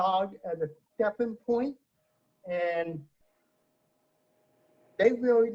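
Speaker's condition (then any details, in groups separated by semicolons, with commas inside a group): Cerebral palsy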